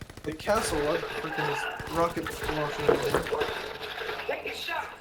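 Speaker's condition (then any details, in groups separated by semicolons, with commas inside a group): No condition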